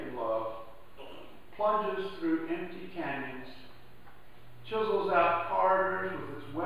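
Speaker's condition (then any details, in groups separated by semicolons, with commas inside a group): No condition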